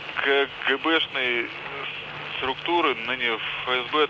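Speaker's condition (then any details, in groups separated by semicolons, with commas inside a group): Stuttering; stuttering since childhood; on-air hypnosis session by Yuri Longo, stutter paused briefly then returned, worsened by fear of being on air; slight stutter, fluent when repeating suggested phrases, stutter returns when attention drawn; repeated sounds, blocks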